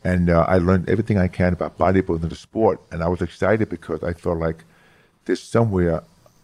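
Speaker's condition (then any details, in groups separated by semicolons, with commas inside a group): Hearing loss; severe childhood speech impediment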